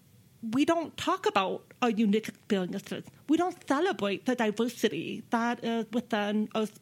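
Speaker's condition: Deafness; speaks with own voice

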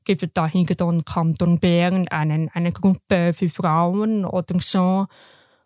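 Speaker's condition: Deafness, congenital; intensive hearing and speech therapy

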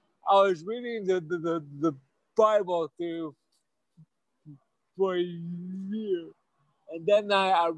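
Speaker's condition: Stuttering; stutter since at least college years, once severe, stuttered every word of first talk at OU campus ministry; stutters less than in earlier years; milder now, still stutters; repeated sounds, blocks

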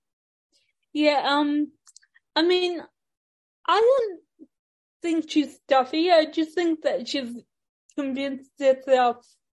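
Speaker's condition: Ataxic cerebral palsy; ambulant wheelchair user, chair for long distances and main street

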